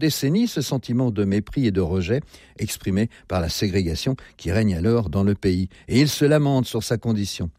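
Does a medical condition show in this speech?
No.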